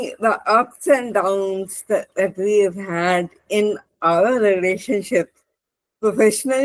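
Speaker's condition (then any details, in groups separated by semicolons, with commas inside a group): Cerebral palsy; spastic left hand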